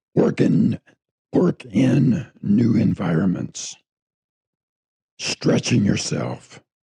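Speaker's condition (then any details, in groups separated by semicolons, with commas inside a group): Throat cancer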